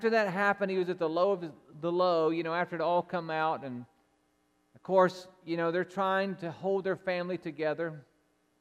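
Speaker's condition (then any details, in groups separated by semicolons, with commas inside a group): No condition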